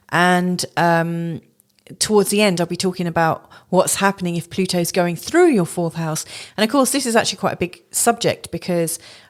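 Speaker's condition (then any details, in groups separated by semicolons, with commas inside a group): No condition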